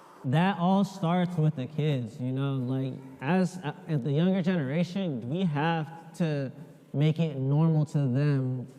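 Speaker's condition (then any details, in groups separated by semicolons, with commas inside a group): No condition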